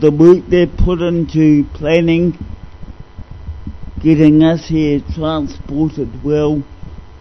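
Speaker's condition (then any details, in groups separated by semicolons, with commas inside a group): Cerebral palsy; discovered at age 2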